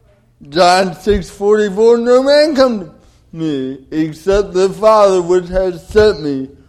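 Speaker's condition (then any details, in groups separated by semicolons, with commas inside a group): Cerebral palsy; oxygen loss at birth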